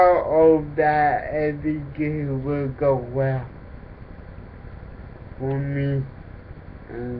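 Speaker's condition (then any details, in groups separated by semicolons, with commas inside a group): Cerebral palsy; physical disability affecting speech and motor skills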